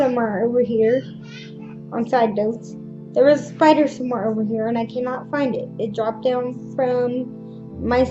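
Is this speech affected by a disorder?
Yes: cerebral palsy.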